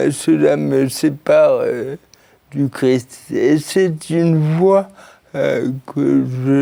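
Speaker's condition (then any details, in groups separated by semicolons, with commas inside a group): Cerebral palsy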